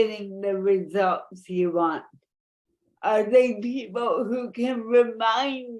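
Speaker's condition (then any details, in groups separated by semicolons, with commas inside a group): Cerebral palsy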